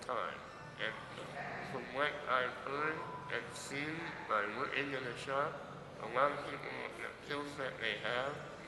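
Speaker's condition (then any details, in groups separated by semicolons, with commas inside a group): Muscular dystrophy; congenital, muscles cannot grow larger; cannot get stronger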